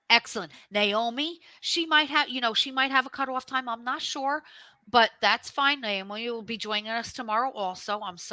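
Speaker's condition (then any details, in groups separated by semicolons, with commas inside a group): No condition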